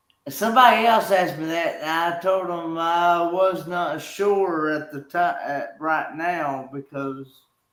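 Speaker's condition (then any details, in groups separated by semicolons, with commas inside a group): Cerebral palsy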